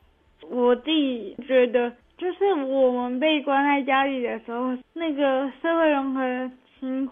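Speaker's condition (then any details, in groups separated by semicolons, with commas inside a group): Cerebral palsy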